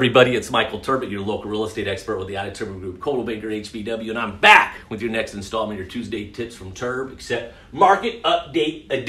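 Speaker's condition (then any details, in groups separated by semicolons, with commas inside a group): No condition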